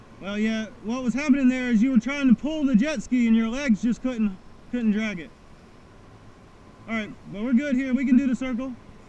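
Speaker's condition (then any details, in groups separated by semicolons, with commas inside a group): No condition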